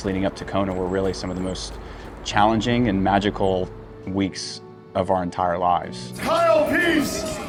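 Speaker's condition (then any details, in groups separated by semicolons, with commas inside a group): No condition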